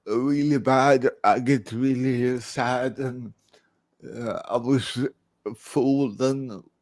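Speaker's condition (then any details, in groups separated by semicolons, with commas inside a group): Cerebral palsy; present from birth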